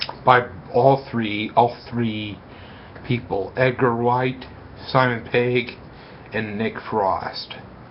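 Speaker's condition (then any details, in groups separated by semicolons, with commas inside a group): No condition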